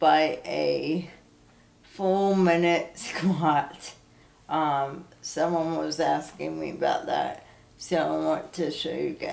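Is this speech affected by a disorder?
Yes: cerebral palsy.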